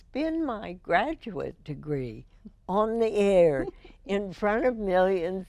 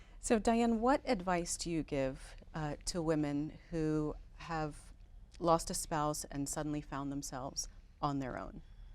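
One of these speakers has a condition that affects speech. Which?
The first: spasmodic dysphonia; affects vocal cords; botulinum toxin injections into vocal cords every four months; imperfect-sounding voice, deliberate pacing.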